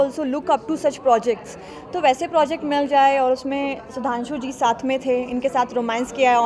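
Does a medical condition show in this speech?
No.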